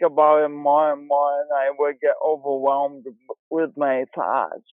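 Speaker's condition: Cerebral palsy; practices yoga

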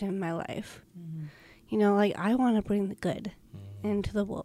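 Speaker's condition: Down syndrome; known since infancy

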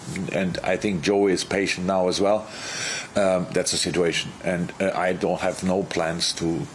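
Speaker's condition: No condition

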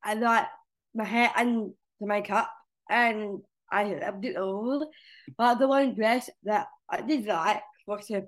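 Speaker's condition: Down syndrome; from birth, major heart surgery at 5 months old; age 21

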